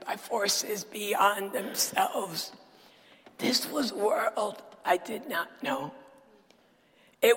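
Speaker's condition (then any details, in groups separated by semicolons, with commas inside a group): Dysphonia; not a sore throat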